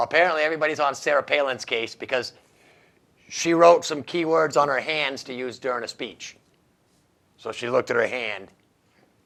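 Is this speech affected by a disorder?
No.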